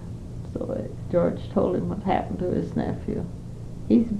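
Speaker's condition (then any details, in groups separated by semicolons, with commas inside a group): Parkinson's; Parkinson's for 5 years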